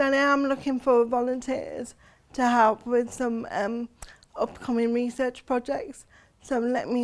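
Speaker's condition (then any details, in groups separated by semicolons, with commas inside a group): Cerebral palsy; since birth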